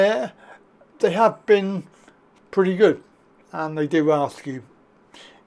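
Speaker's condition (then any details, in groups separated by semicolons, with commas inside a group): Cerebral palsy; back surgery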